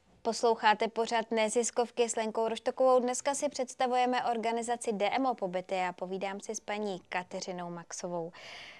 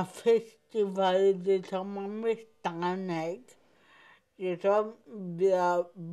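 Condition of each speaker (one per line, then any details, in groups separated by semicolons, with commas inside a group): No condition
Cerebral palsy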